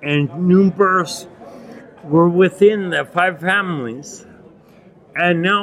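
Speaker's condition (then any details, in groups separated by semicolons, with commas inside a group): Acquired ataxia with dysarthria, acquired; Lance-Adams syndrome; contaminated-jacuzzi Legionnaires' pneumonia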